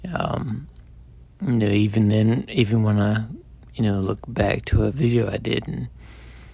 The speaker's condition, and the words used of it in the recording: Multiple sclerosis. Talking pretty low, but I'm still, you know, slurring my words, and the MS is obviously, you know, affecting me